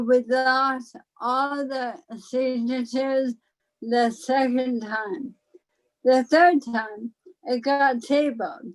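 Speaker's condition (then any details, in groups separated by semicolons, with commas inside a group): ALS; slight speech impairment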